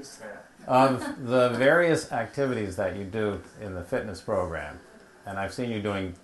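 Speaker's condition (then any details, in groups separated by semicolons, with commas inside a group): No condition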